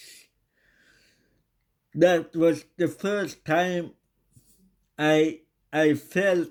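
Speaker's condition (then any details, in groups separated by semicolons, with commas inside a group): Cerebral palsy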